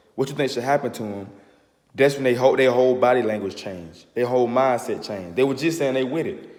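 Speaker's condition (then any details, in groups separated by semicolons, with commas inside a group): No condition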